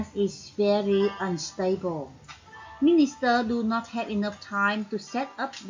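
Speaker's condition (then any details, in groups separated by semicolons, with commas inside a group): No condition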